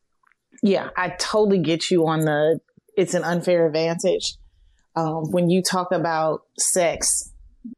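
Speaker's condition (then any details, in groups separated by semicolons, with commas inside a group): No condition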